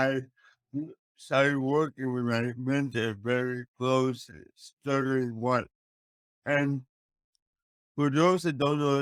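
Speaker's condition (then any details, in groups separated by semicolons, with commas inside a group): Cerebral palsy; speech affected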